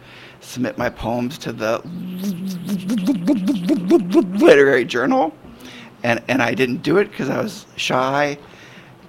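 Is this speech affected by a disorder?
Yes: stuttering; stutter since childhood, nervous introducing self as child; recorded poetry reading, host edited out uhs, left disfluencies unfixed; word stutter gives trouble, stutters on own name, l words stretched out, hardest; here blocks.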